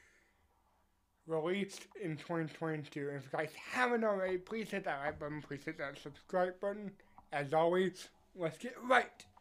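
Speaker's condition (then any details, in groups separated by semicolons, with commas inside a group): Cerebral palsy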